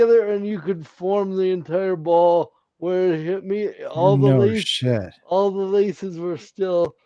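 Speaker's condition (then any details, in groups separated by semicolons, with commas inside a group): Cerebral palsy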